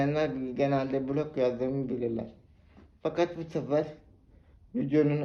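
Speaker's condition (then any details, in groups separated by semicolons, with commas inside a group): Cerebral palsy; spastic type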